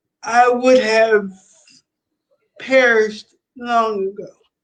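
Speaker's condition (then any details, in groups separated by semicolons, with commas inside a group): Cerebral palsy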